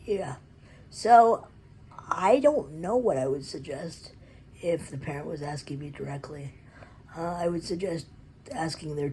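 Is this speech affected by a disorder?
Yes: cerebral palsy; predominantly physical.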